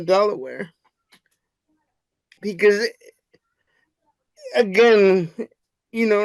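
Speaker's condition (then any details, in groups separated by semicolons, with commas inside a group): Cerebral palsy; wheelchair user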